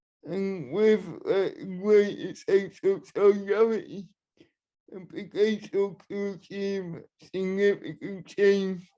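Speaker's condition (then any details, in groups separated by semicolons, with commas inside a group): Cerebral palsy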